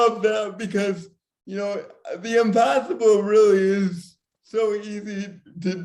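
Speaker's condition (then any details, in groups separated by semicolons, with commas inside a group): Cerebral palsy, severe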